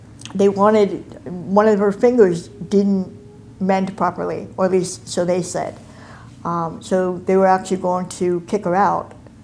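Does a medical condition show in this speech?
Yes: cleft palate and cleft lip; congenital.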